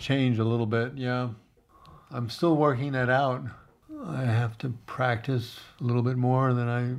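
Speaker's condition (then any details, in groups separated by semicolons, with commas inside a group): Parkinson's disease, tremor predominant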